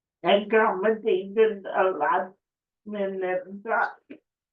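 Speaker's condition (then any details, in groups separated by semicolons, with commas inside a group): Cerebral palsy; affects speech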